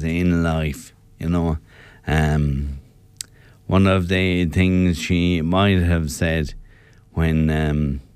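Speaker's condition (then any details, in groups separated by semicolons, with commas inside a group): Motor neurone disease, slowly progressing semi-benign variant; slurred voice, sounds drunk, voice change followed balance problems, deliberate pauses while speaking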